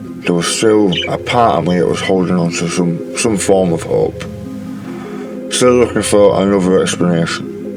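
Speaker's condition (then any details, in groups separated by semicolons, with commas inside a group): Stage 4 tongue cancer; voice changed since operation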